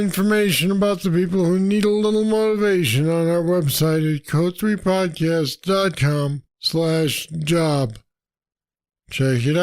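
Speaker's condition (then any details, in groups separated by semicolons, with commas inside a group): Parkinson's disease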